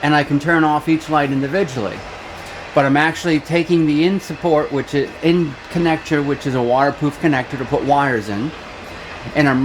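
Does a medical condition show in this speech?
No.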